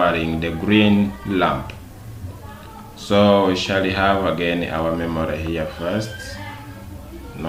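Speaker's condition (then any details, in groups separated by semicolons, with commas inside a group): No condition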